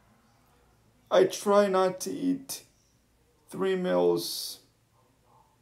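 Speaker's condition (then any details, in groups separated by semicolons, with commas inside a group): Cerebral palsy; wheelchair user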